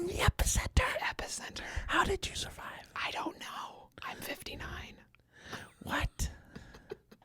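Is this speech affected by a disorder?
No.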